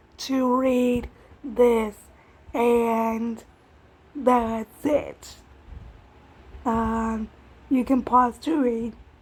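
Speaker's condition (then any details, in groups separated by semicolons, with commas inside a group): Cerebral palsy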